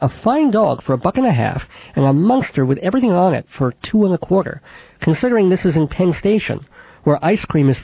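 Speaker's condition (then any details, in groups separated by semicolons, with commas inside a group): Cleft palate with lisp; back of throat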